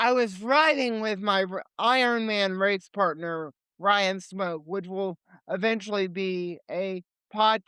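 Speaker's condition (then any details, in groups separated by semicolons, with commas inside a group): Cerebral palsy; limited mobility, legs; age 28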